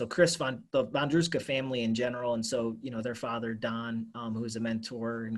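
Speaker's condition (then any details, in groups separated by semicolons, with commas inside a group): No condition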